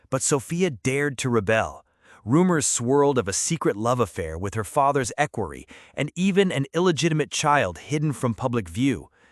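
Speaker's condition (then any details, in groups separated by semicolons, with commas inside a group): No condition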